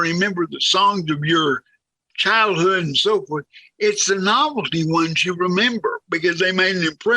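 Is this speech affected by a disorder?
Yes: cerebral palsy, severe.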